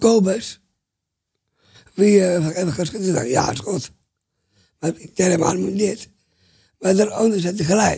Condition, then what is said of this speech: Down syndrome. En inderdaad, wat je zegt, hoe je hier zit, je verwoordt zelf heel goed.